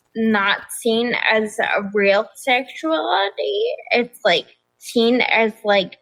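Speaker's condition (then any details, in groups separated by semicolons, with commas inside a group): Progressive ataxia; affects speech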